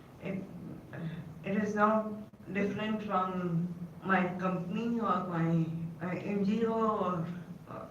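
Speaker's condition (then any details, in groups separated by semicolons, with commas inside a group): Cerebral palsy; caused by encephalitis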